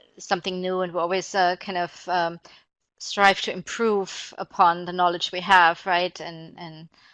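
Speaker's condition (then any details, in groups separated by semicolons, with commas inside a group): No condition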